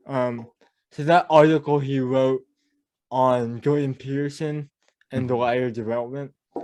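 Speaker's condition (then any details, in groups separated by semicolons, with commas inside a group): Cerebral palsy; mild speech impediment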